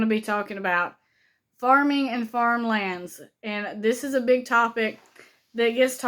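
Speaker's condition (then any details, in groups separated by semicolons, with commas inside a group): No condition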